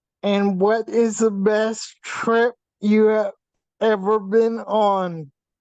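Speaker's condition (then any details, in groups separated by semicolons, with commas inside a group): Facial paralysis from hydrocephalus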